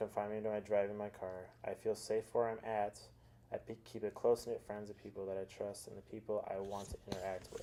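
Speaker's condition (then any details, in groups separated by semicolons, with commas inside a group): No condition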